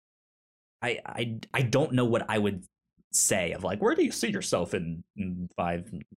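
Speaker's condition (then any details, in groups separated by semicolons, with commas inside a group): Stutter; stutter since childhood, cause unknown, explained as brain moving faster than mouth, speech therapy in elementary school; stutters when talking; repeated words, prolonged sounds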